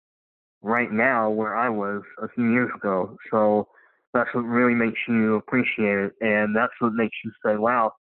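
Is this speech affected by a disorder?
Yes: cleft lip and palate; congenital.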